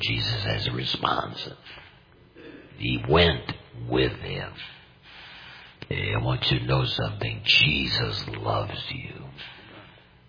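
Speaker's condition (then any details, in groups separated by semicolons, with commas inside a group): Total laryngectomy; may cough while speaking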